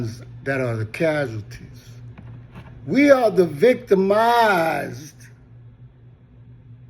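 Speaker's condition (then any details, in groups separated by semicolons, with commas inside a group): No condition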